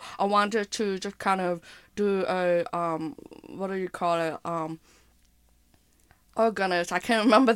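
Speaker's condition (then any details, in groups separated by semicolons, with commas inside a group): Hearing impairment with speech impairment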